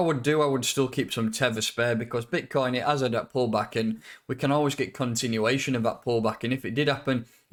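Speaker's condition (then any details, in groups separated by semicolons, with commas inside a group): No condition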